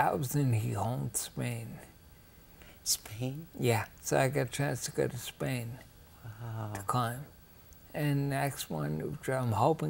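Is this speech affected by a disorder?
Yes: ataxia; rare, progressive.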